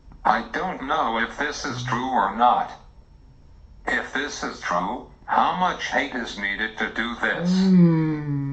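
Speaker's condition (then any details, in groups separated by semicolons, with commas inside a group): Cerebral palsy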